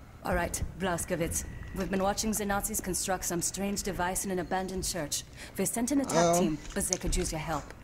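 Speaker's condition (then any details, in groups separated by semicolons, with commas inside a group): No condition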